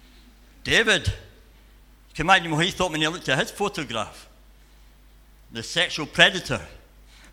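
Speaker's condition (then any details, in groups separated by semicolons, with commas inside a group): Cleft palate and cleft lip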